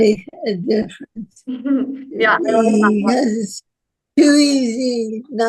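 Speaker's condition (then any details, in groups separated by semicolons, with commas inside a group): Parkinson's disease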